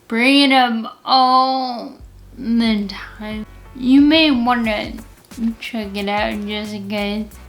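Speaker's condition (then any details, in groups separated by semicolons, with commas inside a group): Friedreich's ataxia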